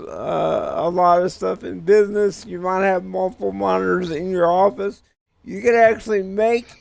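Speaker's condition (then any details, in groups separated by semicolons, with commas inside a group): Cerebral palsy; speech sounds drunk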